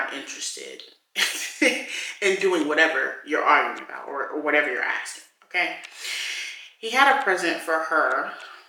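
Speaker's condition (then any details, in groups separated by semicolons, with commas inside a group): No condition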